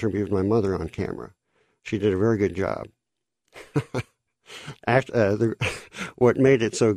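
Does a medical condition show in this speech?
Yes: cleft lip and palate.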